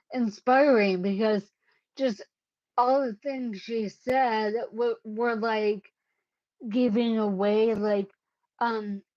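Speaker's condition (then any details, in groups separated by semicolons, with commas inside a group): Cerebellar ataxia; caused by brain bleed, unsteady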